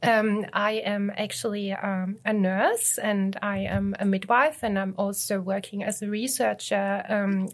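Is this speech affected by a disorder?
No.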